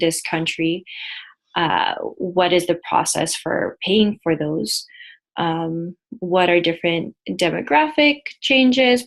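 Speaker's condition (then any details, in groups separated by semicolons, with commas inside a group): No condition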